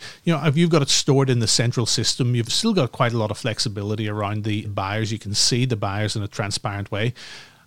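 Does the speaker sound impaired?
No.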